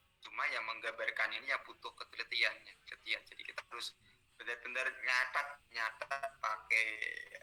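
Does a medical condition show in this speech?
No.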